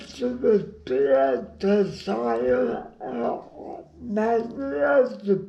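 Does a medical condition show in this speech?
Yes: brain injury.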